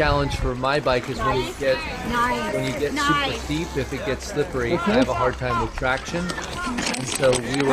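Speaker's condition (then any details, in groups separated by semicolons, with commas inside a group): No condition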